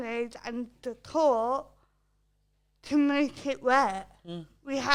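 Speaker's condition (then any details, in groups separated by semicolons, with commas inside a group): Cerebral palsy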